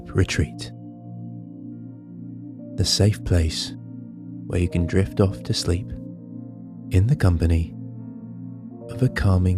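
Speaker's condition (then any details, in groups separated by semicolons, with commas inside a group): No condition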